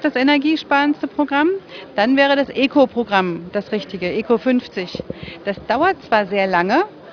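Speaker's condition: No condition

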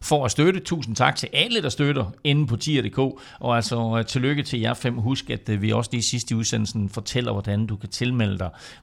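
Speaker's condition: No condition

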